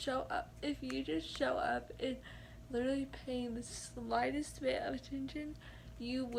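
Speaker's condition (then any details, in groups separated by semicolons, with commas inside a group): Cerebral palsy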